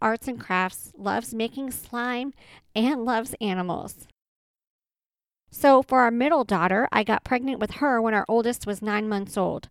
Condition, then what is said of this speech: Cleft palate. That surgery was successful and I finally sounded normal when I talked and had the ability to use a straw, blow up a balloon, and whistle for the first time.